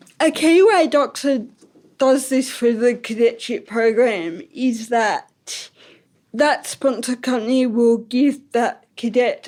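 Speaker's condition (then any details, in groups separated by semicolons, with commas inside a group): Ataxic cerebral palsy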